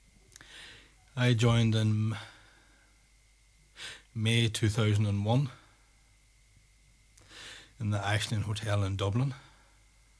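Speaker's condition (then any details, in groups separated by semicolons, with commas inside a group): Stammer; overt stammer since childhood, worsened through primary and especially secondary school, attended maguire programme; varies with situation, has coping tools, still nervous on air; visible physical blocking, words and sounds pushed out uncontrollably; blocks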